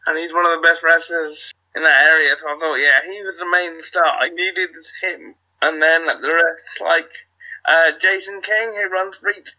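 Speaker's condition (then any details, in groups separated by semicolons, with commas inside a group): Cerebral palsy; wheelchair user, unable to wrestle actively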